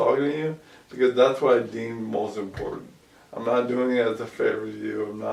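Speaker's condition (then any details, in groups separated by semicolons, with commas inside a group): ALS; about 2 years since onset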